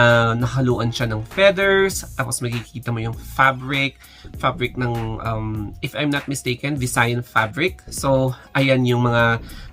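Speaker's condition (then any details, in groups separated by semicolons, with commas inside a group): No condition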